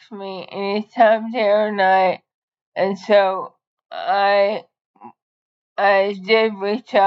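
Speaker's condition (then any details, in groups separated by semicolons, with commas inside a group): ALS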